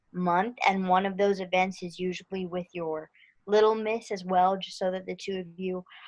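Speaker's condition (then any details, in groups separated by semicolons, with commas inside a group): No condition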